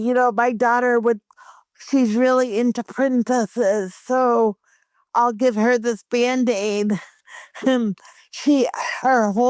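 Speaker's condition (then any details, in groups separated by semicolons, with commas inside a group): Cerebral palsy; present from birth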